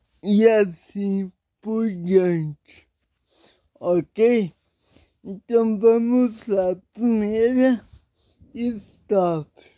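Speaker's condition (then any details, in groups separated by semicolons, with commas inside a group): Paralysis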